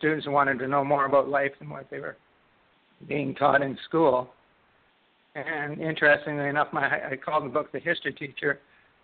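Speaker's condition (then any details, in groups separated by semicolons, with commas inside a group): Parkinson's disease; left-sided onset, smell and taste loss first, left index finger tremor, no medication, one brain therapy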